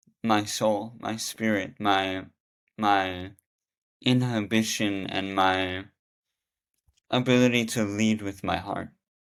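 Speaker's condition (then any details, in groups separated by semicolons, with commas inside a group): Rare muscular dystrophy; rare form, present from birth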